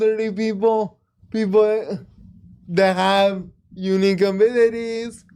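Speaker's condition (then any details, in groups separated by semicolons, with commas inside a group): Cerebral palsy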